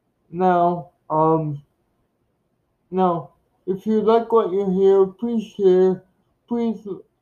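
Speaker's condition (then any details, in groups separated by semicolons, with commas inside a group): Cerebral palsy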